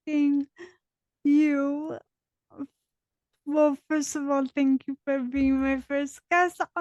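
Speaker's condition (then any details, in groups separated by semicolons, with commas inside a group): Dystonia; diagnosed age 10, now 33, on medication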